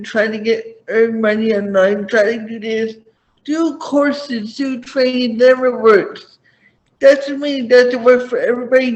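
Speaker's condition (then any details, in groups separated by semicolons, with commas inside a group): Cerebral palsy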